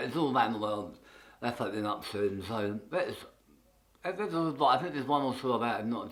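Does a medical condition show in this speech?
Yes: tongue cancer; half tongue removed.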